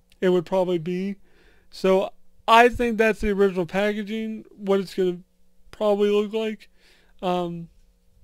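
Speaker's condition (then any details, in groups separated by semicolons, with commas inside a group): Cerebral palsy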